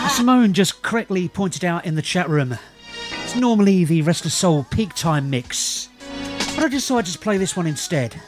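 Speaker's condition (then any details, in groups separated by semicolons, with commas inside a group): No condition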